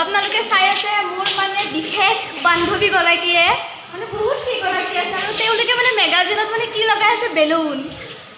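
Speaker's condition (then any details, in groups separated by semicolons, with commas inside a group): No condition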